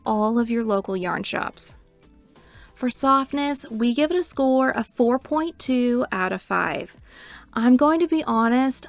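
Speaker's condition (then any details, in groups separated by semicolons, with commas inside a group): No condition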